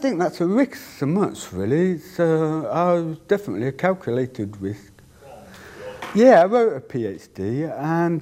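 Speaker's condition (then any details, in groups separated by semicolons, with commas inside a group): Deafness; cannot hear own voice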